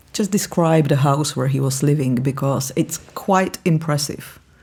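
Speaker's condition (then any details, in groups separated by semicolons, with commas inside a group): No condition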